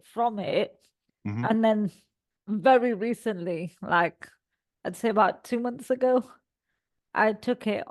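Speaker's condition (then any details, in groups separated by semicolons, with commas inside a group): Cerebral palsy; all four limbs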